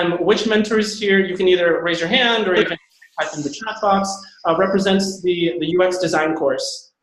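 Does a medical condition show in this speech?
No.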